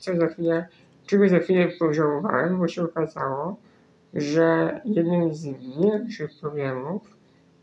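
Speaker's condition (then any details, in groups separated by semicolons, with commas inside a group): Spinal muscular atrophy; right-click via two keys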